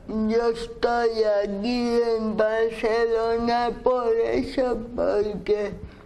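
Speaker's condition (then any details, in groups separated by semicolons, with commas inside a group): Cerebral palsy; speaks with difficulty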